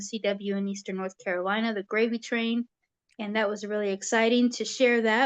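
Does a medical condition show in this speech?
No.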